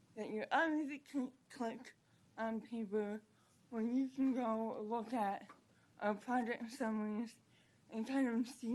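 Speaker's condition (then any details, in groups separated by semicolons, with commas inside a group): Cerebral palsy; present from birth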